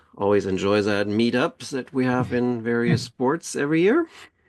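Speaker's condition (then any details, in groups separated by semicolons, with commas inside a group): No condition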